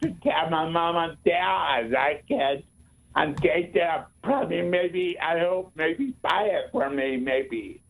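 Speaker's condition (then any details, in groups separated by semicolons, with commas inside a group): Speech impediment; wheelchair user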